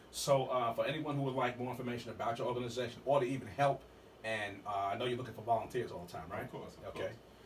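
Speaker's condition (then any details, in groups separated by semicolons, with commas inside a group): No condition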